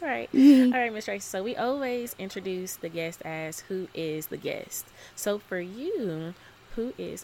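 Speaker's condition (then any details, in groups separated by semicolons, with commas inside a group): No condition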